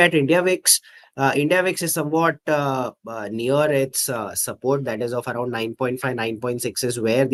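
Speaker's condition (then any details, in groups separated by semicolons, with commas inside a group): No condition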